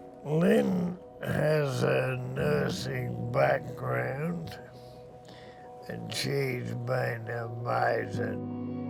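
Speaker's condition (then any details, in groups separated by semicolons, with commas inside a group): MND; speech affected first, can no longer sing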